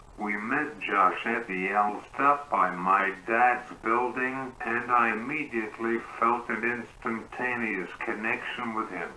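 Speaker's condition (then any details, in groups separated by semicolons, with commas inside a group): Cerebral palsy; uses wheelchair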